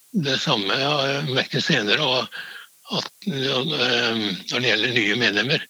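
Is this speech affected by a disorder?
Yes: Parkinson's disease; diagnosed around age 65, father also had Parkinson's after age 80, early reduced hand flexibility.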